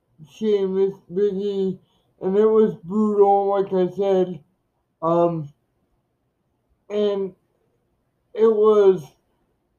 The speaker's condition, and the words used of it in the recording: Cerebral palsy. I talk not normal. That's because I have CP, and that's why I don't talk normal.